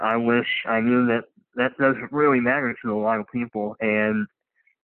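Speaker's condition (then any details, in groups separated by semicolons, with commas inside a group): Cleft lip and palate; congenital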